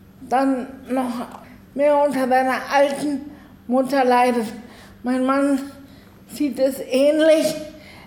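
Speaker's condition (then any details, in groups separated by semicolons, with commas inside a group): Cerebral palsy, spastic, arms and legs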